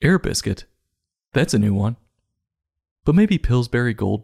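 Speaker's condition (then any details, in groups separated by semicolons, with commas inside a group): No condition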